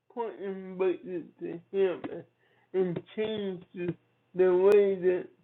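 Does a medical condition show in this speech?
Yes: cerebral palsy; from birth.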